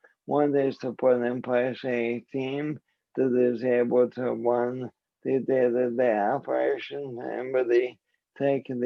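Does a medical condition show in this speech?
Yes: ALS; voice and hands affected.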